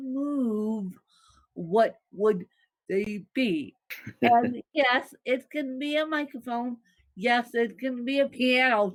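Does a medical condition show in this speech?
Yes: cerebral palsy, mixed, moderate.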